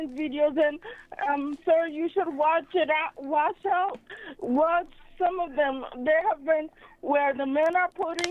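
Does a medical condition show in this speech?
Yes: cerebral palsy; sometimes hard to talk.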